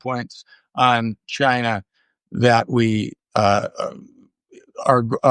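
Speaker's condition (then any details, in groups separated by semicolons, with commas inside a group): No condition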